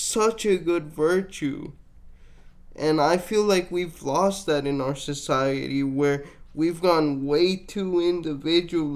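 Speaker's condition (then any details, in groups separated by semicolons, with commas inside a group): Cerebral palsy, mixed, mild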